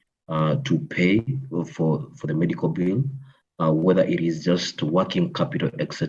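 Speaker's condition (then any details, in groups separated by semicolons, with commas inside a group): No condition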